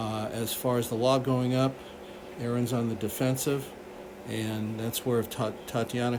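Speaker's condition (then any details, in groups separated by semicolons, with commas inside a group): No condition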